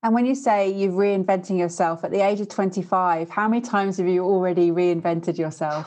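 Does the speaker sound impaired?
No.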